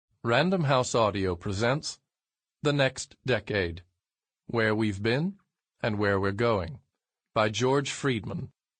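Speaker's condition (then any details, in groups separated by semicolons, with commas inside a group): No condition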